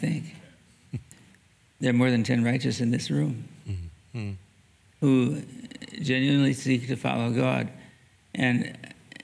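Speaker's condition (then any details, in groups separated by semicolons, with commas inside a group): Parkinson's disease; mild left hand tremor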